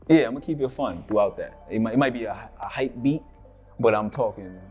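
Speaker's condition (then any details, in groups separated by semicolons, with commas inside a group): No condition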